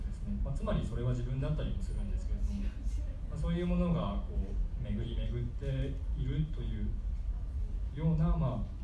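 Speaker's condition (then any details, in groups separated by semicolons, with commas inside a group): No condition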